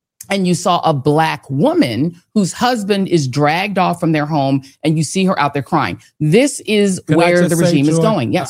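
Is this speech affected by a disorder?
No.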